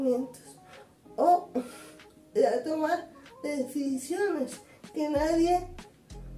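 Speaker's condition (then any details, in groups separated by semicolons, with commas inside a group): Cerebral palsy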